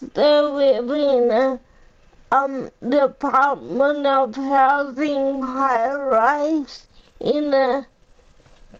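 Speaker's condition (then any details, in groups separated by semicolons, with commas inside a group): Cerebral palsy; uses a power chair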